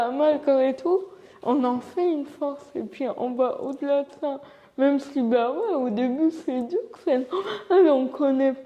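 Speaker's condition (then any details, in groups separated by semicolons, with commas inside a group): Cerebral palsy; from birth, uses wheelchair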